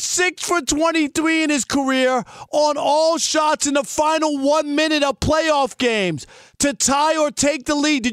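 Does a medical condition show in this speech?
No.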